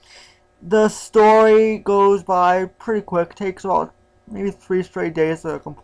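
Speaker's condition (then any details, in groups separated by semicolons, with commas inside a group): Spastic quadriplegic cerebral palsy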